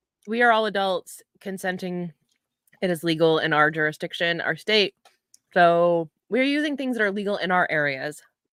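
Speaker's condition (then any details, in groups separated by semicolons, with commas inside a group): No condition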